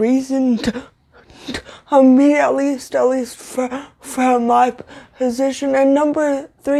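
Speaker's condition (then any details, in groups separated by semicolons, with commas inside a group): Cerebral palsy, severe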